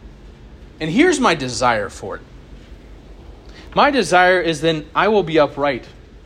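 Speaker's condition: No condition

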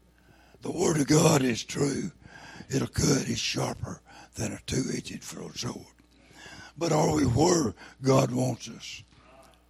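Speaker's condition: Throat cancer, lost vocal cord

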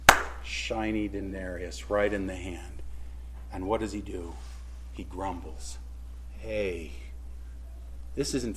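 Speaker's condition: No condition

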